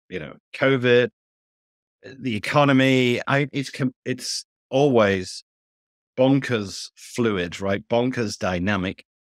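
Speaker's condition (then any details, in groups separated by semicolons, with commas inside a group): No condition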